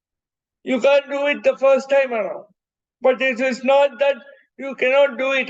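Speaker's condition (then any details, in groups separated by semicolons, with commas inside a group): Cerebral palsy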